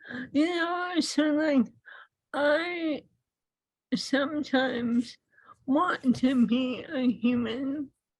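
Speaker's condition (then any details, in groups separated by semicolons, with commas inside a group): ALS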